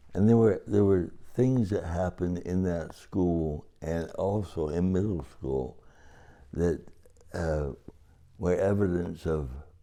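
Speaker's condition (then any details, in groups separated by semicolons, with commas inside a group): Cerebral palsy; from birth; able to hike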